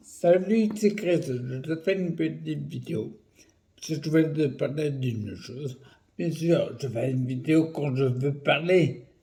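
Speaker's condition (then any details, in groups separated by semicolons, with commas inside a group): Primary progressive multiple sclerosis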